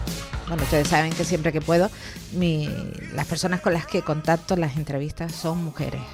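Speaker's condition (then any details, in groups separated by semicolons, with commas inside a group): No condition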